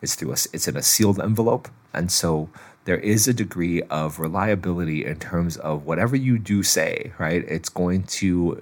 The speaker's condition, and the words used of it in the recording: None; typical speech.